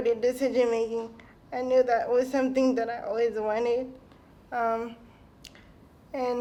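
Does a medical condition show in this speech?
Yes: cerebral palsy; wheelchair user.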